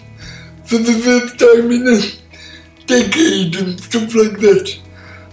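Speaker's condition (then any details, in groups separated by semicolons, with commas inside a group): Cerebral palsy; takes listeners a while to catch on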